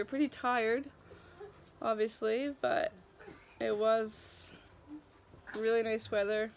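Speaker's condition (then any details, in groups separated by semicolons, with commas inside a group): No condition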